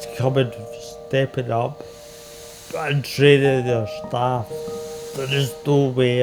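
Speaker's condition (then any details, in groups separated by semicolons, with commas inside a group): Motor neurone disease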